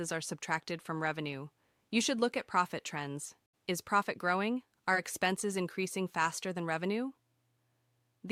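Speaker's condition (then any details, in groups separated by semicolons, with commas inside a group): No condition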